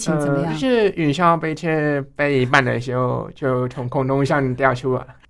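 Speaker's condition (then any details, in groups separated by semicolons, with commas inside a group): Hearing loss, enlarged vestibular aqueduct; articulation clear enough, too fast, speeds up and loses breath when absorbed, heavy nasality, mistaken for overseas student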